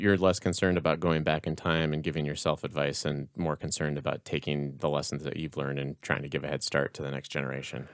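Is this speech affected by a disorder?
No.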